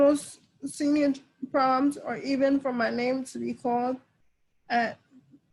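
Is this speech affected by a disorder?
Yes: cerebral palsy.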